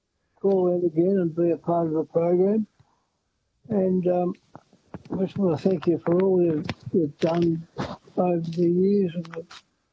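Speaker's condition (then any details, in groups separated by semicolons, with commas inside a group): Parkinson's; lives with it, described as not easy to contend with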